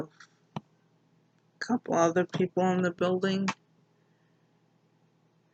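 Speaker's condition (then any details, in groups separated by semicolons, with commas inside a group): Mild cerebral palsy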